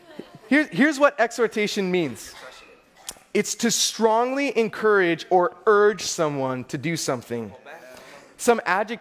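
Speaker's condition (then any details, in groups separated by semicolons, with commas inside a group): No condition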